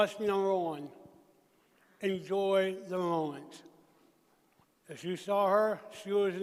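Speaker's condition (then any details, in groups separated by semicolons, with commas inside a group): Traumatic brain injury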